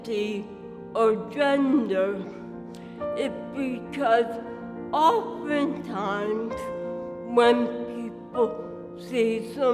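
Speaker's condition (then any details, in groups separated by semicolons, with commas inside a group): Cerebral palsy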